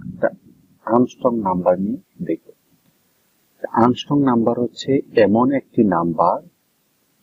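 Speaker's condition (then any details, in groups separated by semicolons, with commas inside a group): No condition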